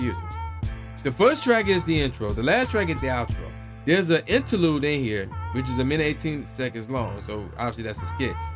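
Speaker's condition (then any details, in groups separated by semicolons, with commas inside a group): No condition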